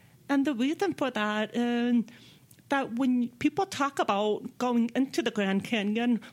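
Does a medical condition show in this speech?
Yes: deafness; speaks with own voice.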